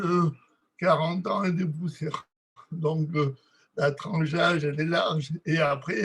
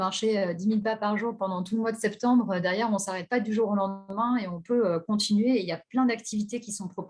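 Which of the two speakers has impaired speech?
The first: cerebral palsy.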